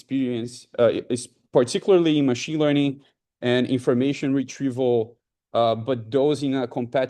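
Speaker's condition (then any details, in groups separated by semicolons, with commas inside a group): No condition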